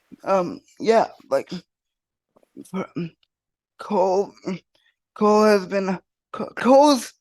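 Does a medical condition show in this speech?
Yes: cerebral palsy; wheelchair user.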